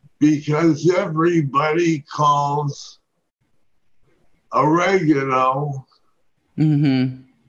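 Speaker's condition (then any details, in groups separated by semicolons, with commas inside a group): Parkinson's disease; medical cannabis treatment for years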